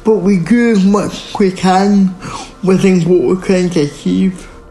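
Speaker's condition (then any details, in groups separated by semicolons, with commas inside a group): Speech impairment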